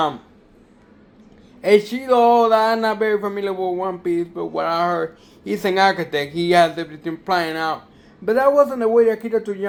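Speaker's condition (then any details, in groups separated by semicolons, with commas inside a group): Cerebral palsy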